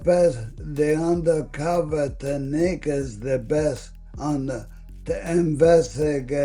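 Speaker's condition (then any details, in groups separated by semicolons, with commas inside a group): ALS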